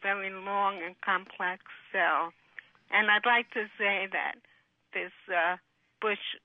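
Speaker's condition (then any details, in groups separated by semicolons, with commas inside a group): Motor neuron disease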